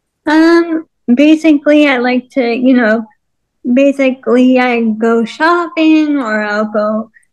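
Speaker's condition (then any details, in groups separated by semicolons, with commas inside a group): Cerebral palsy and multiple sclerosis; lifelong cerebral palsy, multiple sclerosis second, extreme stiffness; in 40s, multiple sclerosis diagnosed about a year ago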